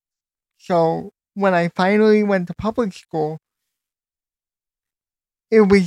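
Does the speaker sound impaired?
Yes: cerebral palsy; diagnosed at 2, home physical and occupational therapy for fine motor skills, cerebral palsy school at 3; wheelchair user, age 29; vocal ability might be a little different.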